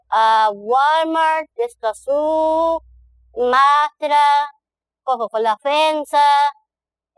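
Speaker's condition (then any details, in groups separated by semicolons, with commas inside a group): Down syndrome; present from birth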